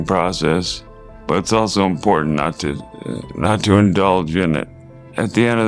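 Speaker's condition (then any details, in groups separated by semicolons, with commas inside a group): ALS; slurred speech, sounds drunk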